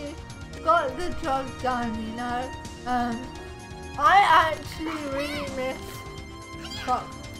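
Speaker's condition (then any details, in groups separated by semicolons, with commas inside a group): Cerebral palsy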